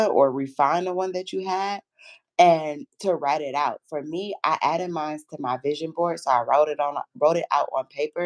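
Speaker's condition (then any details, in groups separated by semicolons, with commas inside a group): No condition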